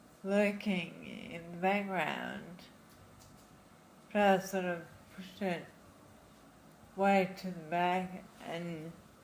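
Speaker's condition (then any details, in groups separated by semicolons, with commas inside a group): Friedreich's ataxia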